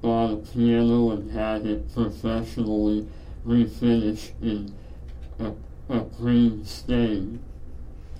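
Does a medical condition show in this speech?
Yes: Treacher Collins syndrome; genetic, facial bones and ears unformed, small jaw, cleft palate repaired, no ossicles, dozens of reconstructive surgeries; small airway and jaws made breathing and eating hard, emergency tracheotomy after birth, ng tube feeding.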